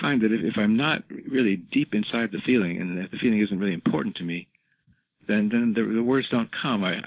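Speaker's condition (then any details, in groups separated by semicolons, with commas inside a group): Parkinson's disease, rigidity-predominant, no tremor; 11 years into illness, ability to walk almost gone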